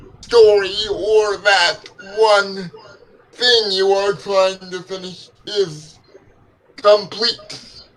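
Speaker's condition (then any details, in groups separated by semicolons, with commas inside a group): Cerebral palsy; legs affected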